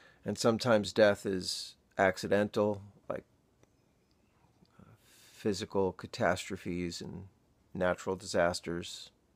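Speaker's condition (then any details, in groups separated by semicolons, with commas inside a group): No condition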